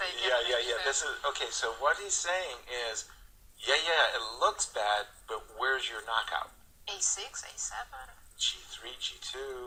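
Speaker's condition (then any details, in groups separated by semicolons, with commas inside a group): No condition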